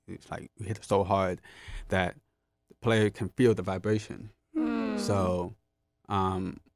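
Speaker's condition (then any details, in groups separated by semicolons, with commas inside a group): Hearing loss (hard of hearing), drug-induced (gentamicin); right ear profound near deaf, left ear moderate, caused by gentamicin; had speech therapy because of hearing loss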